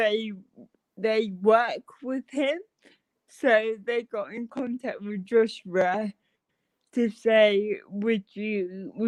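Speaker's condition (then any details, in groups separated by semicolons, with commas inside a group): Cerebral palsy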